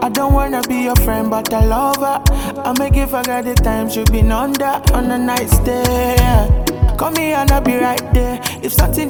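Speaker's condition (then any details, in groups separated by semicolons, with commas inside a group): No condition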